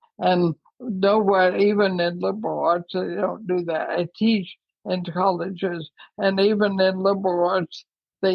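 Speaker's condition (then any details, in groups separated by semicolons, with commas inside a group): ALS; progressive paralysis including breathing muscles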